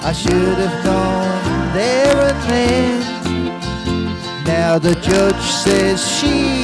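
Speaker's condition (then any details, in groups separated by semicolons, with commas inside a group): No condition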